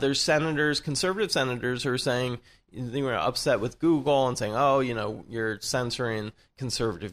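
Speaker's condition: No condition

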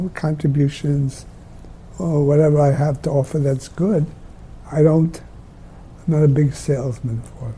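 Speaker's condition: Lou Gehrig's disease; ALS, terminal, onset mid-70s, early tiring walking half block, two years diagnosis to death, lost walking, standing, self-care; wheelchair user, arms still move somewhat; speech difficult but still possible, able to speak until nearly the end

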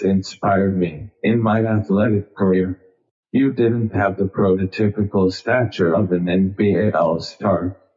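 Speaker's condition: ALS, speech-generating device; diagnosed a few years after post-Katrina punt block

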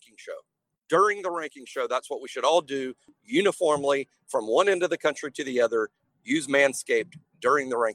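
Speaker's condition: No condition

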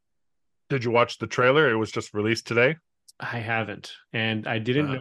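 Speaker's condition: No condition

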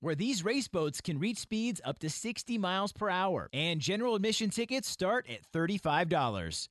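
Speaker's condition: No condition

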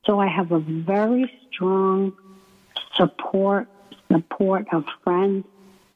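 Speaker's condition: ALS; limb onset in right foot, symptoms about a year before diagnosis, year of testing, uses Beasy board transfer board; progressed, muscles too weak for standard transfer board, breathing muscles affected; hard to breathe and speak, voice may sound weak or hard to understand, paces speech with breathing

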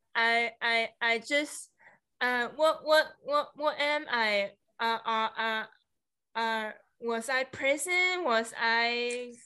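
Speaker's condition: Aphasia after brain injury; acquired aphasia, brain injury from being hit by car walking home from work; about 3 years since injury, coma 1 month, improved, aphasia persists; still present despite improvement

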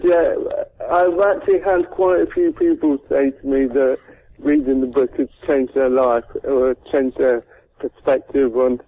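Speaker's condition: Cerebral palsy; present from birth, caused by doctors' negligence at delivery, dead for 26 minutes at birth

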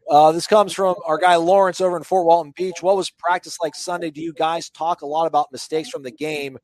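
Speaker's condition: No condition

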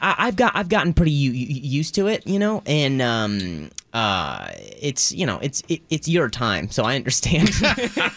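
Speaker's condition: Stutter, acquired after sports injury; adult onset after softball struck throat at shortstop, then fell backwards hitting head; voice lessons, singing and breathing exercises for more control; some sentences fluent, listeners sometimes think voice is fake; repeated sounds

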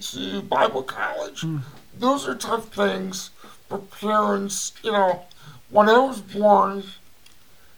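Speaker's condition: Cerebral palsy; voice audibly affected

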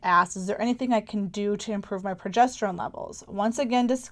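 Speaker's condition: No condition

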